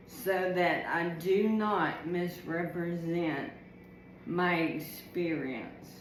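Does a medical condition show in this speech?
Yes: ALS.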